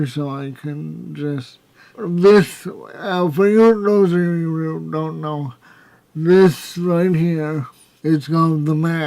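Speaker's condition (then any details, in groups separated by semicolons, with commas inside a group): Cerebral palsy, spastic, severe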